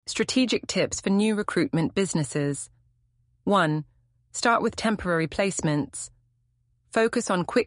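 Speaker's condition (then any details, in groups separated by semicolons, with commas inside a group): No condition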